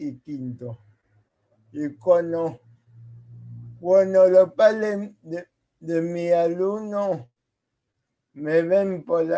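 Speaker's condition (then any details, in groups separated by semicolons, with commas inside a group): Cerebral palsy; speaks as if with potato in mouth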